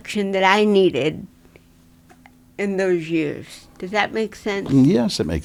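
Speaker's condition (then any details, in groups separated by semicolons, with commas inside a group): Cerebral palsy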